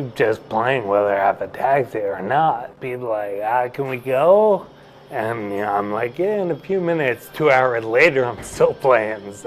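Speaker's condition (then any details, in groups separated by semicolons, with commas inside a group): Ataxia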